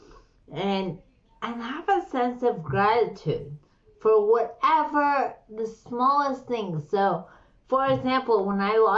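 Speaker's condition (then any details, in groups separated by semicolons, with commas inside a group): Slurred speech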